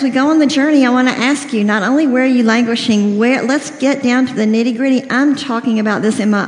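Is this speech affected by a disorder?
Yes: cleft lip and palate, severe.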